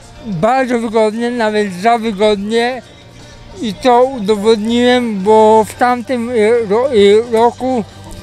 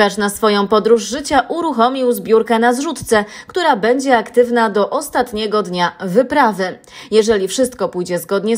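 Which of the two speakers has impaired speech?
The first: cerebral palsy; childhood onset, limited movement, uses three-wheeled trike.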